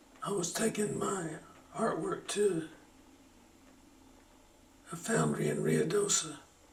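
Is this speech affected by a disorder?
Yes: Parkinson's; slowing down.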